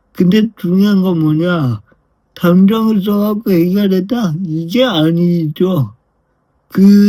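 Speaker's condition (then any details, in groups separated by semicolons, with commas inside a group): Brain lesion disability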